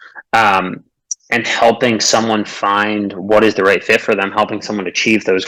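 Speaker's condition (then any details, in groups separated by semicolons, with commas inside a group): No condition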